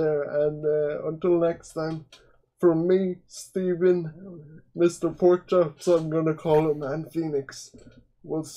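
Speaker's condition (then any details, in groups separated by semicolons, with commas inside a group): Quadriplegic cerebral palsy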